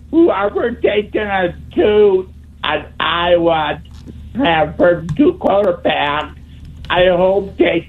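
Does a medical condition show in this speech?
Yes: speech impediment; wheelchair user.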